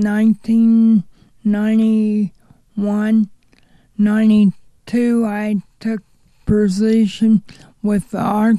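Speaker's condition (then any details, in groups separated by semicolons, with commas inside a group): Cerebral palsy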